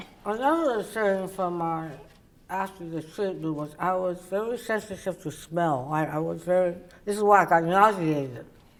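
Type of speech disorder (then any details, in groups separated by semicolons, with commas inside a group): Speech after partial glossectomy; oral cavity cancer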